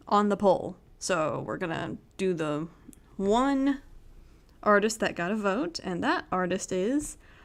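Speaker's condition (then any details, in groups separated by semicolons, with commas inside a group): No condition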